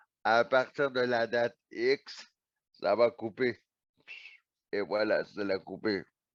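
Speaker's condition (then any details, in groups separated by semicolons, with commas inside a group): Neonatal cerebral palsy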